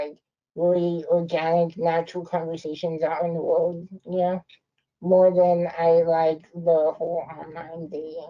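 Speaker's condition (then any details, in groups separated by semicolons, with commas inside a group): Spinal muscular atrophy type 2; power wheelchair user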